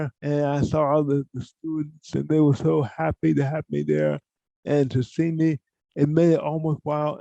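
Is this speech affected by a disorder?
Yes: cerebral palsy; from birth, poor hand use.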